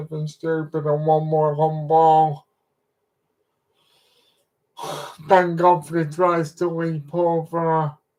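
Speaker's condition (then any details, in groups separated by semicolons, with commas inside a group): Cerebral palsy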